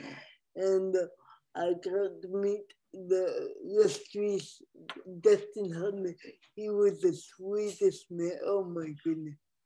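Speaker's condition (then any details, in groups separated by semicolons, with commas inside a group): Cerebral palsy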